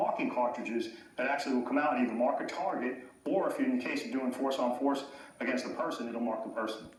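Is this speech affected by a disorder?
No.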